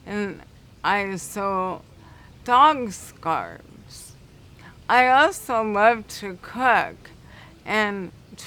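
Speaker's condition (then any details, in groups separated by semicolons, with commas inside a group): Cerebral palsy; affects balance; affects speech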